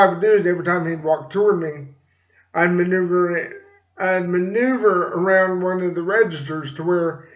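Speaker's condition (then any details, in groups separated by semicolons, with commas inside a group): Cerebral palsy; slight speech impediment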